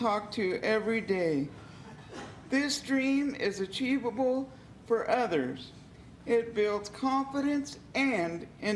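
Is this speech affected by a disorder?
Yes: cerebral palsy.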